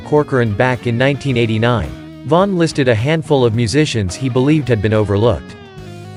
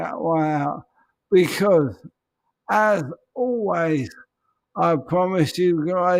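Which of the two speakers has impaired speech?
The second: ALS; affects emotions, speech, right hand; voice may sound peculiar.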